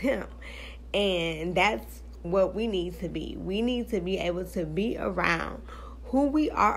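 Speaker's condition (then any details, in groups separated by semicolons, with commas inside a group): Cerebral palsy, spastic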